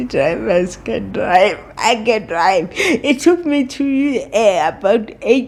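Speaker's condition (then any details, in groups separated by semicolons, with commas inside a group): Cerebral palsy; moderate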